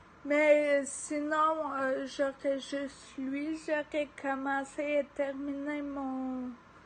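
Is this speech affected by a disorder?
Yes: ataxia; degenerative.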